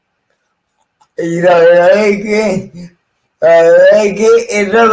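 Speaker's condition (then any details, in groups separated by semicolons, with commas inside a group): Cerebral palsy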